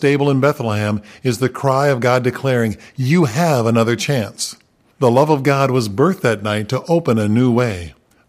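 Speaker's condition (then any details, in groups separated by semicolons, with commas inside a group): No condition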